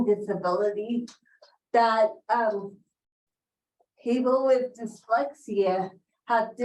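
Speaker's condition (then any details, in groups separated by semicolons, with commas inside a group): Cerebral palsy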